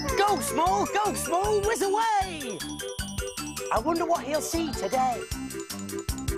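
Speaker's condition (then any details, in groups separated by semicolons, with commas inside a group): No condition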